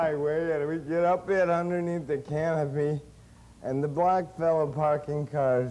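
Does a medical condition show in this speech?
Yes: cerebral palsy; since birth.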